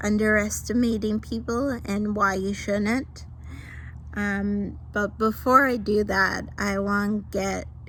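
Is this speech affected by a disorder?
Yes: mild cerebral palsy; mild form from birth.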